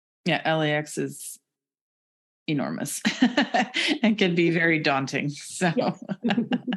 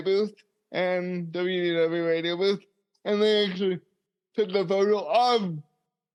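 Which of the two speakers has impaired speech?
The second: cerebral palsy.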